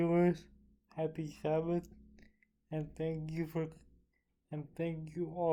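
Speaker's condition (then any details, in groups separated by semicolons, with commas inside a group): Cerebral palsy; with developmental delay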